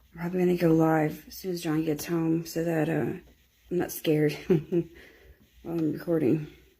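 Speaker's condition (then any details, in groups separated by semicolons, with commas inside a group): No condition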